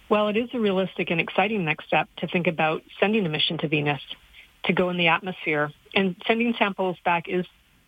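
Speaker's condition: No condition

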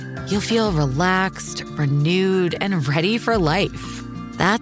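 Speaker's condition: No condition

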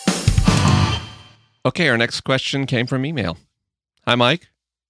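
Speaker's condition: No condition

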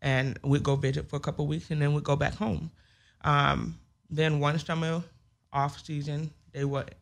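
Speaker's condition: Hearing loss with speech impediment; congenital hearing loss, 70% deaf one ear, 30% other, grandmother had hearing problems, diagnosed end of first grade; specialized hearing aids needed, can hear; only comfortable speaking within last year or so

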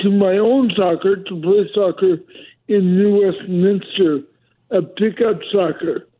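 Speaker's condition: Cerebral palsy; able to walk and run until a couple of years ago, mobility declined since; speech impediment, voice more heightened when tense or nervous, can be heard as aggressive

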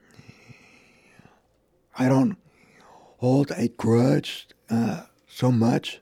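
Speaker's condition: Vocal cord damage; bullet went through speech area, no speech two months, speech and language returned

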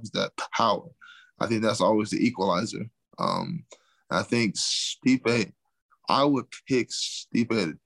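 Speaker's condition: Stuttering; speech called slurred by commenters, mistaken for CTE; prolonged sounds

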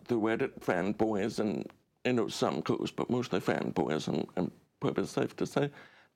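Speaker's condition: Deaf; relies on subtitles

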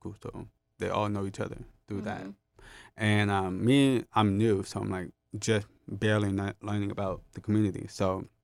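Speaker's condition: Profound hearing loss, acquired, gentamicin-induced; had speech therapy because of hearing loss

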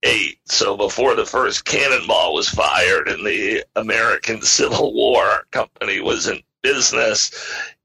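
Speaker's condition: Spasmodic dysphonia; acquired rare neurological voice disorder, adult onset while CEO; weakened voice at onset, trouble speaking, could barely use voice, limited speaking to protect voice

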